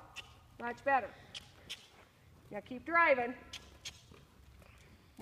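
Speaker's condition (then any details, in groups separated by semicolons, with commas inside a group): No condition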